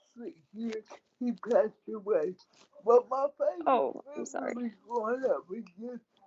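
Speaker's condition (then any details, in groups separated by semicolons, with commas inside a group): Cerebral palsy; speech affected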